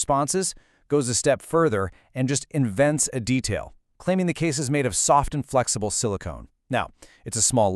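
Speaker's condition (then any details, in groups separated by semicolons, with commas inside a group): No condition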